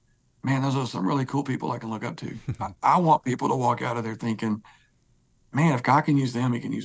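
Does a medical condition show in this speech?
Yes: spasmodic dysphonia; voice disorder; voice sounds strained or hoarse, host asked if under the weather, not illness; voice grabs when talking, more talking brings more hoarseness, singing less hard than talking.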